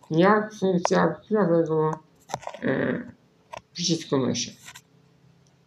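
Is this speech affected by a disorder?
Yes: spinal muscular atrophy; nervous system disease preventing muscle building, arm and leg muscle wasting.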